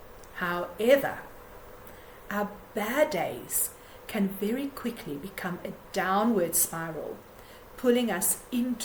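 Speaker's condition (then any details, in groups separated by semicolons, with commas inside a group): No condition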